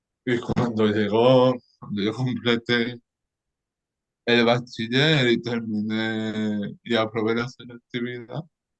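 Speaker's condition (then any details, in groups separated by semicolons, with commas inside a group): Cerebral palsy; lifelong; spasms even when calm; may run out of air, not always fully intelligible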